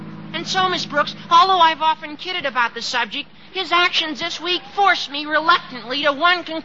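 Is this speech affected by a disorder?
No.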